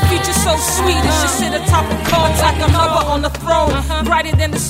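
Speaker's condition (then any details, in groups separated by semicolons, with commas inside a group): No condition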